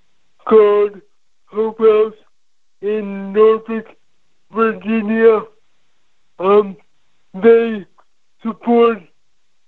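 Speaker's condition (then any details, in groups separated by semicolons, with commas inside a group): Cerebral palsy; muscles very stiff especially when nervous, words repeated and clarified by relay operator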